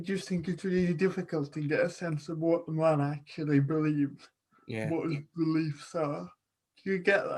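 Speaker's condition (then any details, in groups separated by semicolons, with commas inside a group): Cerebral palsy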